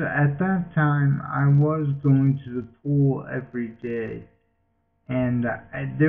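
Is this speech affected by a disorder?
Yes: multiple sclerosis; 20 years after diagnosis.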